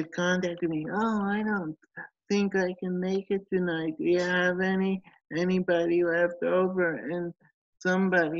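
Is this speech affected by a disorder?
Yes: cerebral palsy.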